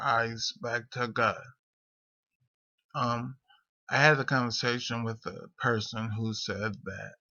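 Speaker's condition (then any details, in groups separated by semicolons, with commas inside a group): Multiple sclerosis; rambling speech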